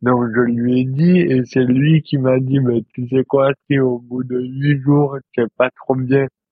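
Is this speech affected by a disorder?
Yes: dystonia; neurological movement disorder, present since birth, rare, affects fine motor skills, judo from age three to offset motor troubles; speech difficulties.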